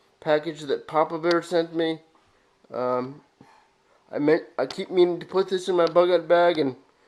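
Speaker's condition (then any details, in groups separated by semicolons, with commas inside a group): Cerebral palsy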